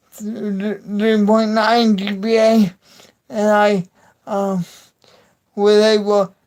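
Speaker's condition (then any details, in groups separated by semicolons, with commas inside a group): Cerebral palsy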